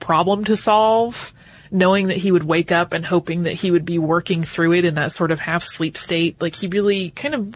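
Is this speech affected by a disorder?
No.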